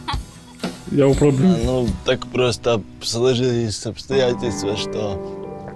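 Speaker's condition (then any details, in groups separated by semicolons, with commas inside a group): Cerebral palsy; affects movement coordination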